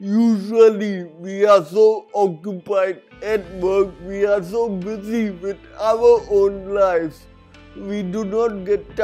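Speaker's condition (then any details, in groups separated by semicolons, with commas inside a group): Cerebral palsy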